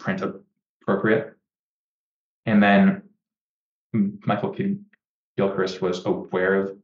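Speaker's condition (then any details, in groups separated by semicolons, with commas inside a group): Stutter; onset in early childhood, worsened markedly at puberty, family history: uncle, cousin, grandfather, two younger brothers; mostly blocks, more severe than brother's, no stuttering when talking only to himself or reflexively; repeated sounds, blocks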